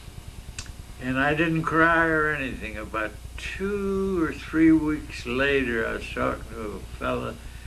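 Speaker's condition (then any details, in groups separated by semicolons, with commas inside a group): Myasthenia gravis; neurological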